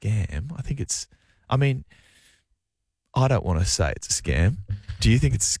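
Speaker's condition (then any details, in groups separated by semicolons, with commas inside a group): No condition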